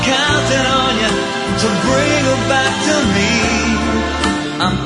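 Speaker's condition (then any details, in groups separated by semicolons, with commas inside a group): No condition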